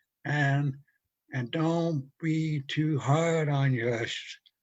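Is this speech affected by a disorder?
Yes: stutter from brain injury; brain injury stutter, mild cerebral palsy, limp, walks unassisted; stutter worse overwhelmed, better comfortable, therapy gave fluent speech.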